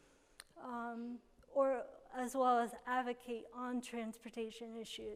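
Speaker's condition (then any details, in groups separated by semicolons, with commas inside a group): Cerebral palsy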